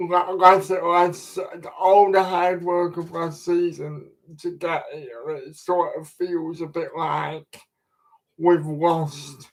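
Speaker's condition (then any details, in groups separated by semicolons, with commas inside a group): Cerebral palsy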